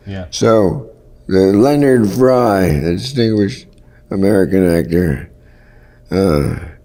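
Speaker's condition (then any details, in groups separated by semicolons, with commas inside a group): Parkinson's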